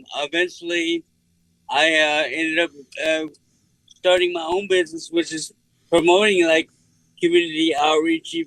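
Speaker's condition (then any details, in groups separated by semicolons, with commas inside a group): Cerebral palsy; speech unaffected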